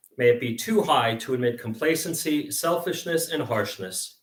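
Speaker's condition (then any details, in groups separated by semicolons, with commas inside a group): No condition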